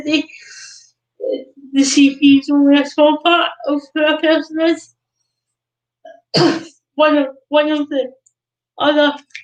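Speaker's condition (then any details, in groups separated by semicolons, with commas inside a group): Cerebral palsy; predicted never to talk, now talks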